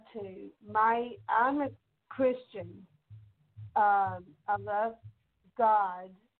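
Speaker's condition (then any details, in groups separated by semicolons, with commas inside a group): Down syndrome; from birth; young woman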